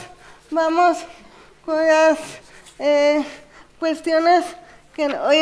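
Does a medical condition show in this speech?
Yes: cerebral palsy.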